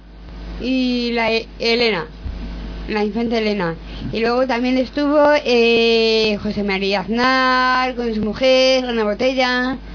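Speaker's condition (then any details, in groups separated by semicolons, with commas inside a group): Down syndrome; reads news item aloud on live radio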